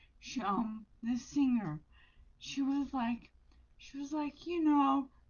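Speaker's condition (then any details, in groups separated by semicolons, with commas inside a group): Brain injury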